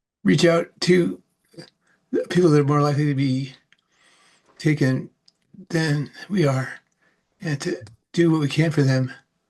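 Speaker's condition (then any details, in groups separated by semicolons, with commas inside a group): Parkinson's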